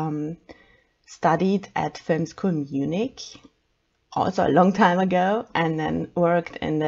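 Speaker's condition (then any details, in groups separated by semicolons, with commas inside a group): No condition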